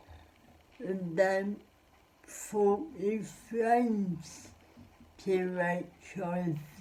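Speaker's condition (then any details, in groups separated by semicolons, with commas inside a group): Cerebral palsy; spastic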